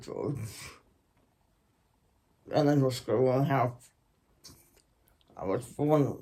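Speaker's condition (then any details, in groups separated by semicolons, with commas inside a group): Secondary intracranial hypertension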